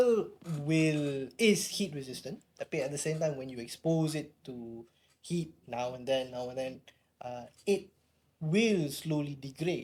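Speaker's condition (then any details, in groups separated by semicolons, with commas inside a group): No condition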